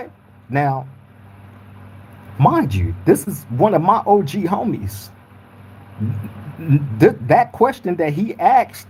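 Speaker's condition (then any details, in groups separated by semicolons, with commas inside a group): No condition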